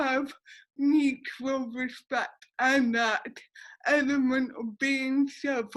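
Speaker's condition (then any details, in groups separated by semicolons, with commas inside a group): Cerebral palsy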